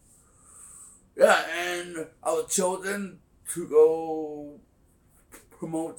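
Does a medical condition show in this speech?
Yes: stutter; dropped due to time-limit penalties; penalized for stutter under Toastmasters time limits, handling silences while stuttering on stage; here prolonged sounds, blocks.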